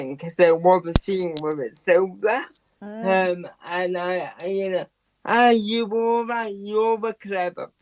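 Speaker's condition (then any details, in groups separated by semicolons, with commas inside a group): Quadriplegic cerebral palsy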